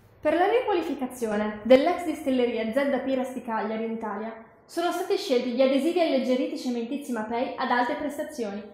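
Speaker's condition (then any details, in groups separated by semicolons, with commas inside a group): No condition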